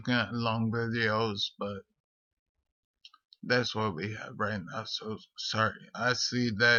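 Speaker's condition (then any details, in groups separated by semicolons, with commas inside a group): Multiple sclerosis; rambling speech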